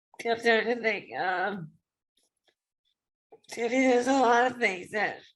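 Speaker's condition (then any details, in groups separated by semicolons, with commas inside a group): ALS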